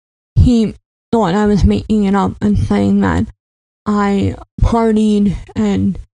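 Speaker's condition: Cleft palate; congenital

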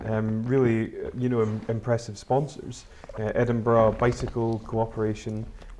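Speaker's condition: No condition

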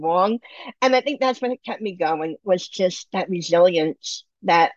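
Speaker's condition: Bilateral cleft lip and palate; surgeries needed to function normally with eating

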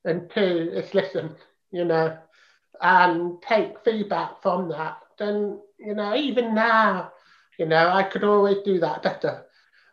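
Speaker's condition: Profound deafness; congenital

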